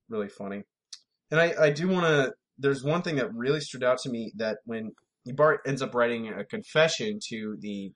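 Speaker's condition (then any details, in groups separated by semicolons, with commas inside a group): No condition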